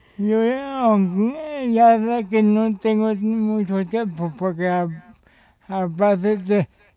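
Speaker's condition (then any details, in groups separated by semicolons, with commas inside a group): Cerebral palsy; needs ongoing support, helped daily by sister and Aspace Sevilla association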